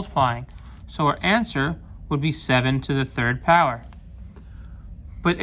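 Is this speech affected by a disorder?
No.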